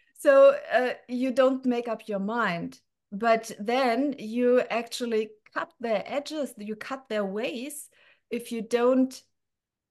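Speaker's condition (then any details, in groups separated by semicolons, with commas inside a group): No condition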